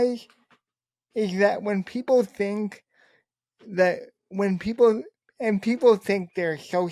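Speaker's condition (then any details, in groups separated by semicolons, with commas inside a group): Cerebral palsy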